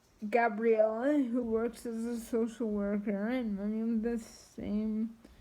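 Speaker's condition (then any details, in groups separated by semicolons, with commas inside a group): Triplegic cerebral palsy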